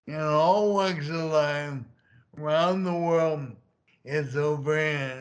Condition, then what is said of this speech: ALS (motor neuron disease). Of course, you see the bulbar effects on my speech.